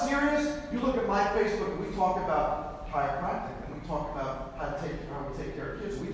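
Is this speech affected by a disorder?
No.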